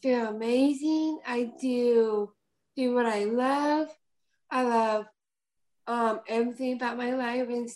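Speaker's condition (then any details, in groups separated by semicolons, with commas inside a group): Down syndrome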